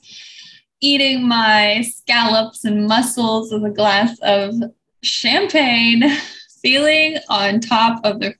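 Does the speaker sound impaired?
No.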